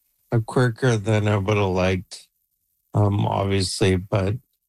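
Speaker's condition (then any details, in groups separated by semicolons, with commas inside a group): ALS; onset left leg freezing, Neuralink N1 brain implant about 3 months, Toronto Western Hospital trial; progressing, age 48, voice declining but still speaking, controls computer by thought; voice audibly deteriorating, expects losing speech soon, voice banked with 11 labs for Neuralink-driven AI speech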